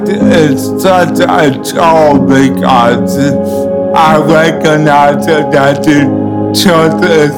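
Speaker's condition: Cerebral palsy; congenital cerebral palsy

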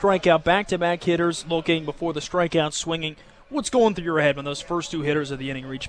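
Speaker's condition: No condition

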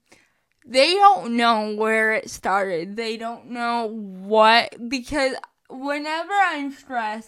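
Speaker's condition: Spastic cerebral palsy, mixed, mostly spastic

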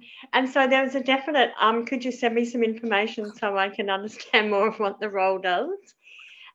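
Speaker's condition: Cleft palate; many surgeries

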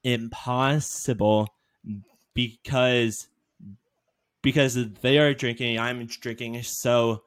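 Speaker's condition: Stuttering; varies day to day with bad talking days, called not a disability but annoying; massive pauses, little breaks in speech; repeated words, prolonged sounds

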